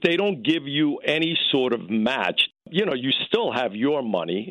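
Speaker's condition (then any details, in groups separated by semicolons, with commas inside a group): No condition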